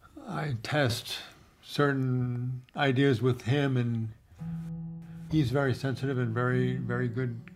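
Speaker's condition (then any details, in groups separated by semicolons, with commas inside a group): Parkinson's disease; tremor-predominant, diagnosed some time ago, deep brain stimulation surgery, brain electrodes with battery pack; tremors eliminated by customized stimulation, steady, playing somewhat difficult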